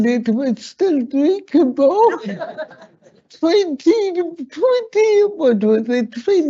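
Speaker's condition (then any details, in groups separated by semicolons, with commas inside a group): Slurred speech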